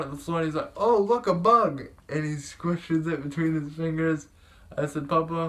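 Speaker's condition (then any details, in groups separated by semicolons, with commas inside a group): Cerebral palsy; able to speak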